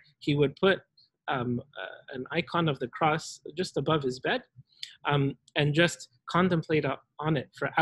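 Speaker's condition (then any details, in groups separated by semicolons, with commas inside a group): No condition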